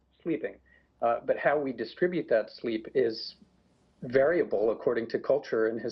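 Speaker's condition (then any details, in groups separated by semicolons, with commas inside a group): No condition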